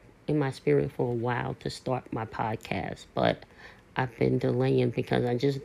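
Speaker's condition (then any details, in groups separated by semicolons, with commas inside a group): Cleft lip and palate; congenital cleft lip and palate, surgically repaired; voice a little raspy early in the morning; cleft lip and palate partly affects how speech sounds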